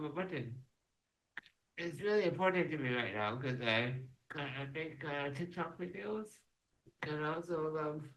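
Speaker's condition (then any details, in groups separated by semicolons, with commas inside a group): Duchenne muscular dystrophy; hereditary, spinal fusion with rod, tilt-recline wheelchair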